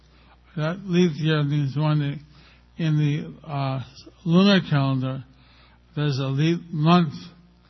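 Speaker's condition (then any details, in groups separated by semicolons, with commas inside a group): Stroke with facial paralysis; half of face still paralyzed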